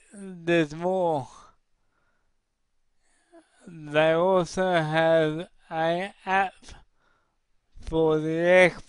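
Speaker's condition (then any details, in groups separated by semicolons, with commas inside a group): Cerebral palsy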